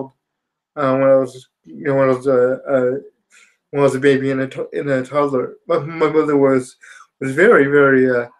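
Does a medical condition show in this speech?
Yes: spastic quadriplegia cerebral palsy.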